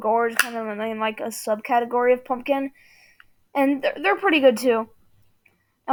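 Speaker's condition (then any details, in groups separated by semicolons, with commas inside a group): No condition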